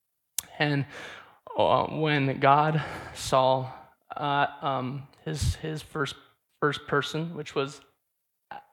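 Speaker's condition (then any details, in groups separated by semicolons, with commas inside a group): Stutter; repeated sounds, prolonged sounds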